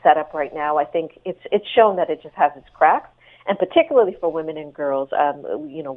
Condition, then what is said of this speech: None; typical speech.